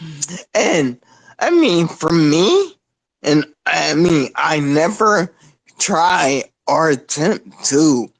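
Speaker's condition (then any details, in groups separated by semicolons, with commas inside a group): Spinocerebellar ataxia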